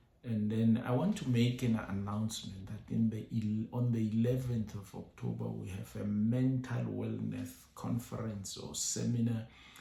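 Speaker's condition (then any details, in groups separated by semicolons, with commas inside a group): No condition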